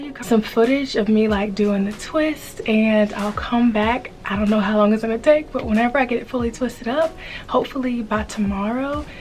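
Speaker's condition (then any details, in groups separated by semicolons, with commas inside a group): No condition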